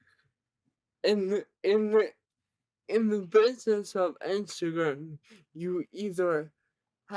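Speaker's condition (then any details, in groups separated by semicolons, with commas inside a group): Cerebral palsy, severe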